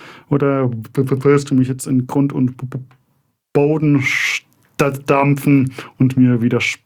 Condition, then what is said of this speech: Stuttering. Meine allererste Frage ist tatsächlich, ich stottere, wenn ich spreche, musst du lange geduldig sein